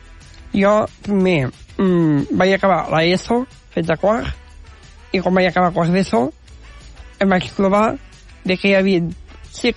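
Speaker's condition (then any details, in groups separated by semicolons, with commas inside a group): Down syndrome; genetic condition, learned of it gradually from parents in childhood; speaks confidently on radio and in public, communicates ideas well, less nervous than many guests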